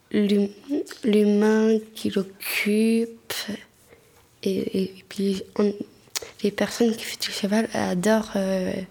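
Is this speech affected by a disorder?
Yes: Down syndrome; trisomy 21.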